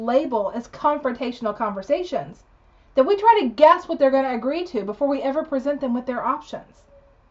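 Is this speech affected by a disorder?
No.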